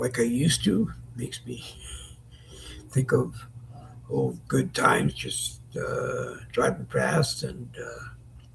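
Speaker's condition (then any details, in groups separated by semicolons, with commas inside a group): Lewy body dementia; Parkinson's-linked form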